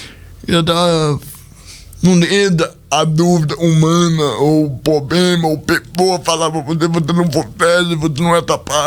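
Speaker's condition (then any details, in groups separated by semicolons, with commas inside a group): Cerebral palsy; speech not normal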